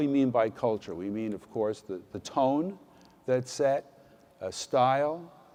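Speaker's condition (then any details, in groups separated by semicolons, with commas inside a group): No condition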